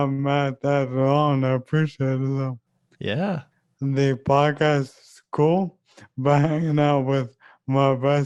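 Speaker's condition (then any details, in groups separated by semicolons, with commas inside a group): ALS; leg onset, speech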